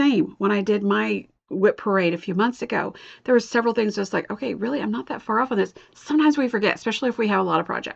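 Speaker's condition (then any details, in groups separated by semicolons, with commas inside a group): No condition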